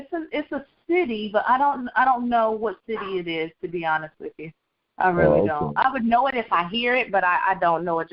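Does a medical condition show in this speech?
No.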